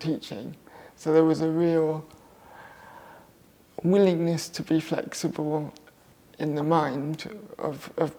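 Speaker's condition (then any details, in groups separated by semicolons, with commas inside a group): Cerebral palsy; left-sided muscle tension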